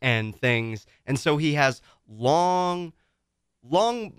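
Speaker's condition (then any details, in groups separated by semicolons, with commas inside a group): No condition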